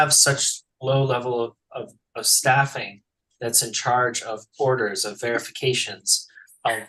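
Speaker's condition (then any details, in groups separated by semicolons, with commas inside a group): No condition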